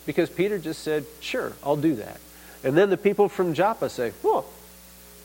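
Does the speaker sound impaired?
No.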